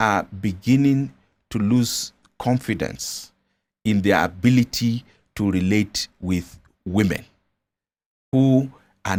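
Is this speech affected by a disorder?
No.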